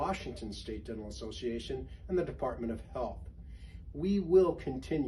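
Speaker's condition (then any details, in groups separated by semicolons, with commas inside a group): No condition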